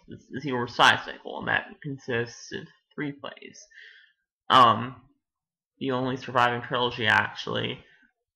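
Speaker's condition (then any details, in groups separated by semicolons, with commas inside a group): No condition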